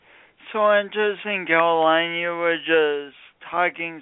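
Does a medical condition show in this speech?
Yes: speech impediment from birth injury; born a few weeks early, oxygen loss on way to emergency room, coordination differences, since birth; distinctive voice, noted as not a Midwestern accent.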